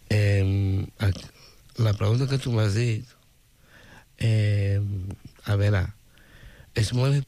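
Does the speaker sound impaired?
Yes: Down syndrome; intellectual disability.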